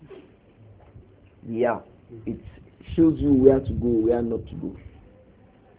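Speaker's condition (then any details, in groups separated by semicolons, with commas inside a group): No condition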